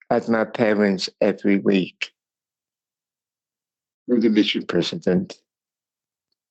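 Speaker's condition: Cerebral palsy; speech impairment

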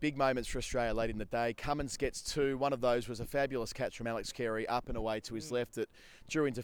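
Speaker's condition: No condition

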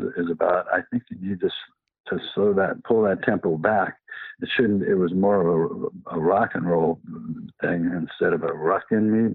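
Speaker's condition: Parkinson's; past cancer

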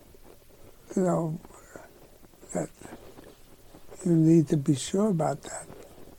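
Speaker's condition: ALS; ALS diagnosed by specialist neurologist, breathlessness near Charles River Boston, walking problems

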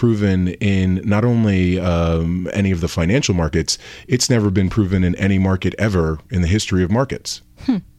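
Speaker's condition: No condition

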